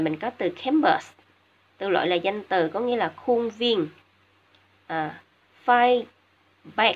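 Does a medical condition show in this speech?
No.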